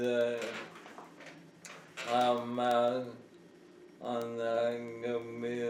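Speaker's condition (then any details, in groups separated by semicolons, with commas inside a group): ALS; hand onset; bulbar speech changes, uses speech generating device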